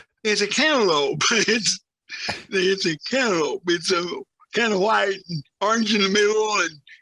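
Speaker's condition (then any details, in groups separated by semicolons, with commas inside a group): Cerebral palsy, severe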